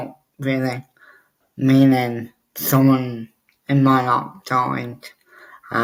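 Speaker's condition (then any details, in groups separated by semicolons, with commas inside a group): Cerebral palsy; obvious speech impediment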